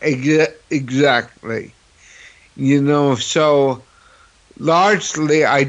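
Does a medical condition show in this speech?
Yes: cerebral palsy; others sometimes ask why speech sounds funny or different.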